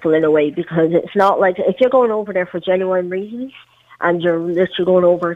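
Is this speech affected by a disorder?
Yes: cleft palate; congenital, parental Chernobyl radiation, premature birth, over 20 surgeries, webbed legs, amputation, prosthetic limb since 12; all needed treatments received in Ireland, fully active.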